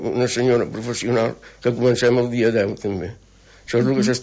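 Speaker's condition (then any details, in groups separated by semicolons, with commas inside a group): Parkinson's disease; Cert Tenis Taula with Àrea Bàsica de Salut de l'Escala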